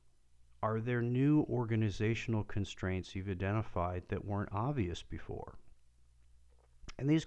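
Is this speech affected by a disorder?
No.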